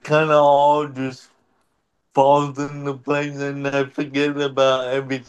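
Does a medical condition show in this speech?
Yes: cerebral palsy; present from birth, could walk a little as a child, wheelchair over the years.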